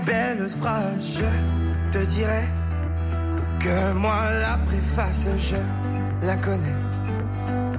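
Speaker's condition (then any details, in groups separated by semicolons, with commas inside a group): No condition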